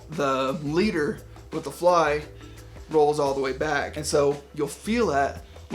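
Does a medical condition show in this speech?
No.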